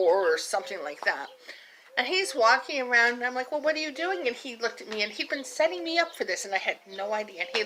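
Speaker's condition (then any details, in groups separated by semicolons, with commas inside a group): No condition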